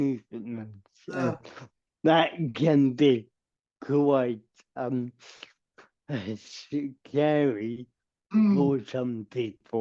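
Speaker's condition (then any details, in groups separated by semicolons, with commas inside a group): Cerebral palsy; permanent wheelchair user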